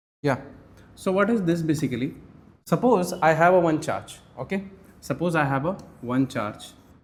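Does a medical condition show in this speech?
No.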